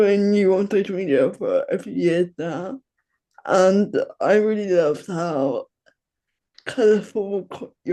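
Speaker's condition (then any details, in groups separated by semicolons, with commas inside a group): Cerebral palsy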